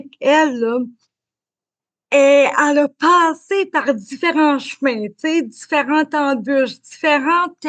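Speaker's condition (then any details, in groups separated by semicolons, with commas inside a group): Cerebral palsy; learning to speak was challenging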